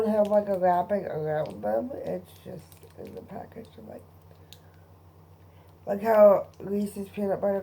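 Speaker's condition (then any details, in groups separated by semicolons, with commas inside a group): Cerebral palsy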